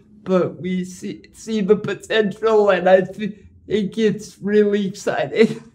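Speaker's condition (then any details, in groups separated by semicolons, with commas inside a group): Cerebral palsy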